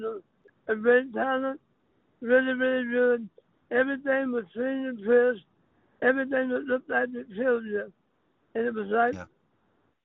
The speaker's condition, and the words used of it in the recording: Throat cancer. Therefore, there has been a lot of impact on his throat, on his speech.